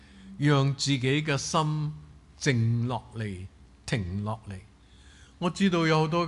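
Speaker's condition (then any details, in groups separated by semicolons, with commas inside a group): No condition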